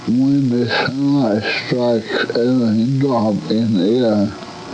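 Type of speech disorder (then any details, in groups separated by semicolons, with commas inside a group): Flaccid dysarthria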